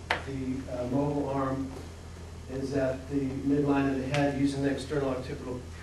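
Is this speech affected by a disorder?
No.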